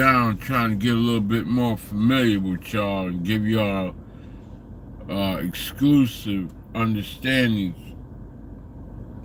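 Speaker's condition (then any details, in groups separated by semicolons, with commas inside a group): Slurred speech; still slurs words occasionally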